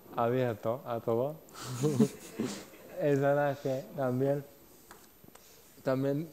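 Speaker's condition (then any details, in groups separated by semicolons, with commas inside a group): Cerebral palsy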